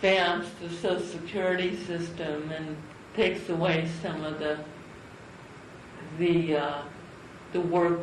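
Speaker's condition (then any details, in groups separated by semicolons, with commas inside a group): Cerebral palsy; from birth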